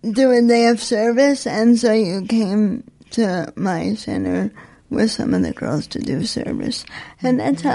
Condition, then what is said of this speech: Cerebral palsy. So I am lucky that I have a voice that I use for service.